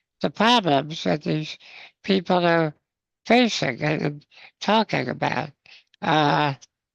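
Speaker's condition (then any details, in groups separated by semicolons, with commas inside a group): Spinal muscular atrophy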